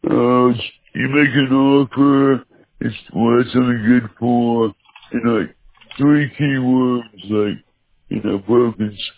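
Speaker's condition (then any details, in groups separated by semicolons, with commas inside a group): Trouble speaking, mild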